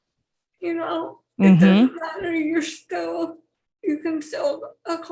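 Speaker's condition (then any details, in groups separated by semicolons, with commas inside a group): Cerebral palsy; speech issues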